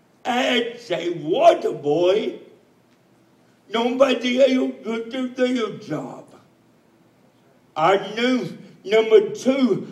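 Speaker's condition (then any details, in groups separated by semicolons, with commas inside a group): Cerebral palsy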